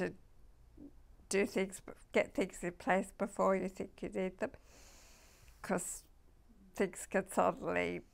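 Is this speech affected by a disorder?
Yes: MND (ALS).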